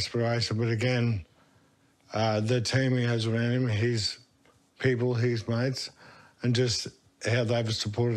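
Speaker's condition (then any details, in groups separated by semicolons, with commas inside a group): Motor neurone disease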